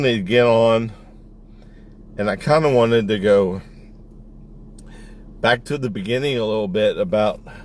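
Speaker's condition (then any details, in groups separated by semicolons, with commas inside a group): ALS; diagnosed two years ago, twitching limbs, torso, weak, struggling to walk; speech starting to be affected, cannot sing, breathing worsening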